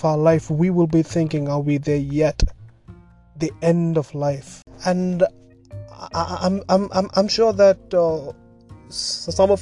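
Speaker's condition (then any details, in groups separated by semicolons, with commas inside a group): Stammering; self-identified stammerer; repeated sounds, blocks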